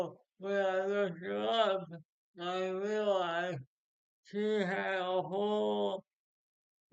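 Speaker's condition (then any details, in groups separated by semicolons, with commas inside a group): Speech impairment after birth surgery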